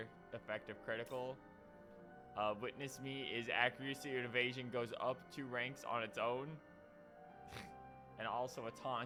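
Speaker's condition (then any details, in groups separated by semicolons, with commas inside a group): No condition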